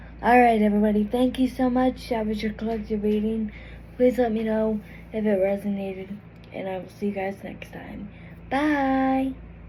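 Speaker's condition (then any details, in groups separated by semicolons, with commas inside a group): Cerebral palsy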